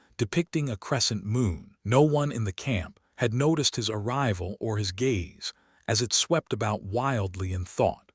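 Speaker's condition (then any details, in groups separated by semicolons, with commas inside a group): No condition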